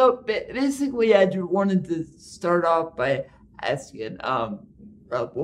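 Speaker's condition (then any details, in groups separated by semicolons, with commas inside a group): Cerebral palsy; powered wheelchair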